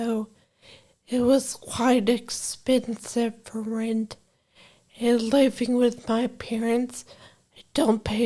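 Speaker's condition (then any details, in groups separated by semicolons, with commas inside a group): Brain injury from aneurysm; voice sounds different, may be hard to understand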